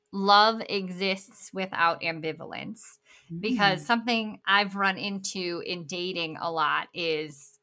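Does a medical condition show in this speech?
Yes: bilateral cleft lip and palate.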